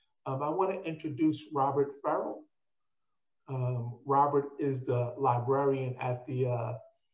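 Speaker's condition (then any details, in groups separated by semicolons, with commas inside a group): No condition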